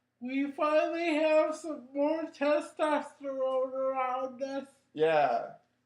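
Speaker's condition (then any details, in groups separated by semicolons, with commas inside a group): Cerebral palsy; brain injury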